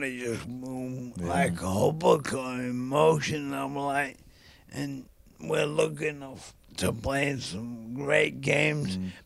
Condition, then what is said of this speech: ALS (motor neuron disease). You know, apart from the voice, I'm doing all right.